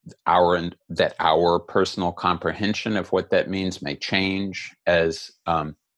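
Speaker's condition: No condition

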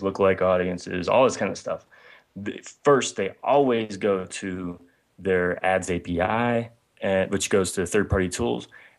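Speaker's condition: No condition

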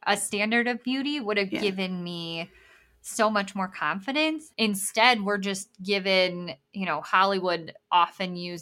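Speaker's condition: Bilateral cleft lip and palate; congenital

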